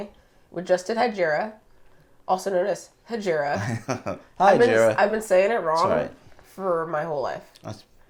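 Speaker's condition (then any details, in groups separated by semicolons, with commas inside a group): No condition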